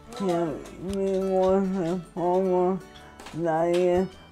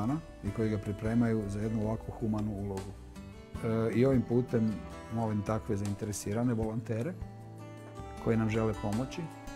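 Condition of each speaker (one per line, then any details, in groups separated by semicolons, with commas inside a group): Cerebral palsy
No condition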